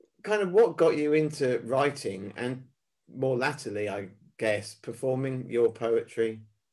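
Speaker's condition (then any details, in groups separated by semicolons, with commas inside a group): No condition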